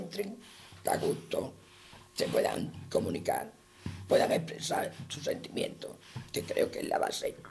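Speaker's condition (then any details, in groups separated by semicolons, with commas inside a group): Total laryngectomy; laryngeal cancer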